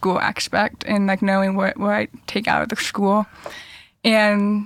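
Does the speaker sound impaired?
Yes: deafness; cochlear implants.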